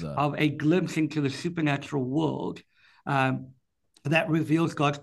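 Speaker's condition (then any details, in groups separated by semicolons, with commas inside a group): Cleft palate; speech impediment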